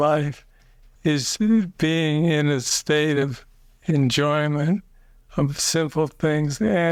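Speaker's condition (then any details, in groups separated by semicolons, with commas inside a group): Parkinson's disease; voice affected, slurred speech early after onset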